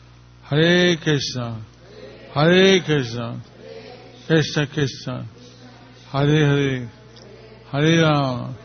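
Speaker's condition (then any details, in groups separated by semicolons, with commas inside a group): Stroke; understood only a little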